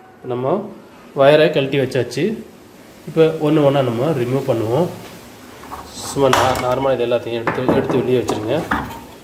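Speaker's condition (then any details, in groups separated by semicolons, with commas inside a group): No condition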